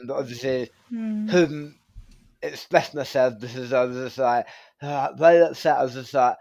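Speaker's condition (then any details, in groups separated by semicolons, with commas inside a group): Tongue cancer surgery; right-side tongue surgery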